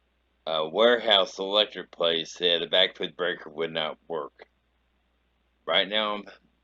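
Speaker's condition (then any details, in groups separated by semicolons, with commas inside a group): Traumatic brain injury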